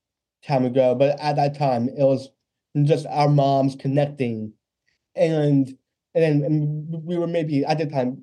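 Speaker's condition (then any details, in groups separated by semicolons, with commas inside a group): Down syndrome; congenital, lifelong; age 26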